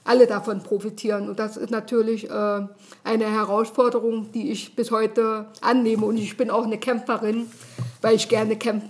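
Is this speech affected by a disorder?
Yes: deafness; can speak aloud, salesman doubted deafness because of speaking.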